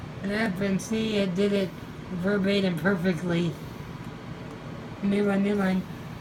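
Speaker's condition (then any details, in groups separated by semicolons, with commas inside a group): Spinal muscular atrophy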